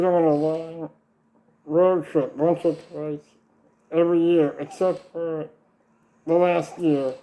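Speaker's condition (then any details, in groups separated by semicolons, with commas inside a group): Duchenne muscular dystrophy; tracheostomy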